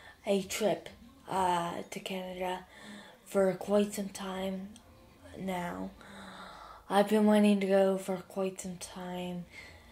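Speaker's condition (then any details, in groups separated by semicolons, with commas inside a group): Cerebral palsy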